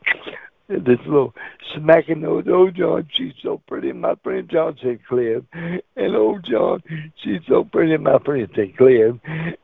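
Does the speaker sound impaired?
Yes: cerebral palsy; wheelchair user.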